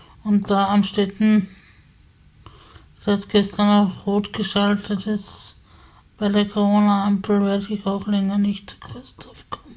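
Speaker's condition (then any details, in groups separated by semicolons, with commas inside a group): Spasticity from birth; multiple sclerosis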